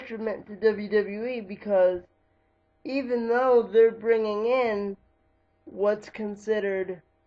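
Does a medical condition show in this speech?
Yes: cerebral palsy; lifelong, wheelchair user.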